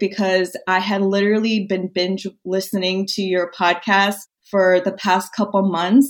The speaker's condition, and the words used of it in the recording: No condition.